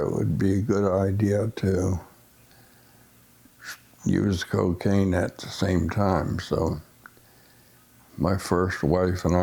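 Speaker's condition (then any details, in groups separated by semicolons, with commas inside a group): Essential tremor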